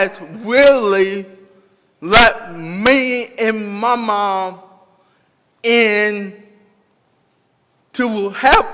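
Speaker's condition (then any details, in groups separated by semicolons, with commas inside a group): Cerebral palsy; past speech therapy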